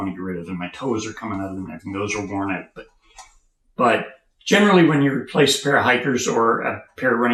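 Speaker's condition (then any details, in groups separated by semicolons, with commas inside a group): No condition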